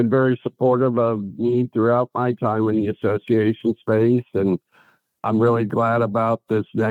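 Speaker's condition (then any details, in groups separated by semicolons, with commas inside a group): ALS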